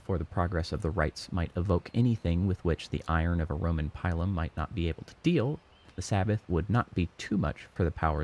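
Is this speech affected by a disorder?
No.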